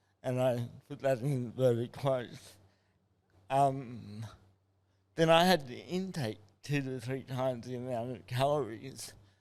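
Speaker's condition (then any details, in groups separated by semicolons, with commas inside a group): Cerebral palsy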